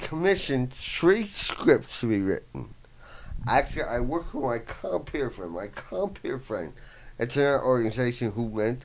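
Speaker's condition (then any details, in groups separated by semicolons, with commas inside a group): Voice box damage, traumatic brain injury; fine motor loss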